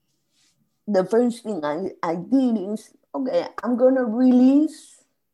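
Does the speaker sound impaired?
Yes: spasmodic dysphonia; vocal cord issue, gradual onset over 2-3 weeks, work stress during Boston project, diagnosed 8 years later; voice lost, could not speak at all for 2-3 years, hard to get words out, voice not natural.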